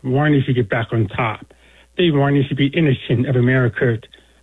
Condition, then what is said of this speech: Deafness. Obviously, for those who already in to know, then I am deaf, so I speak with the deaf accent, so that way they